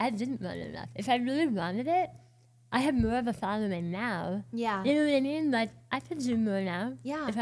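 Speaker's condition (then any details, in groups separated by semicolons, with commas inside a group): Oral cancer, partial glossectomy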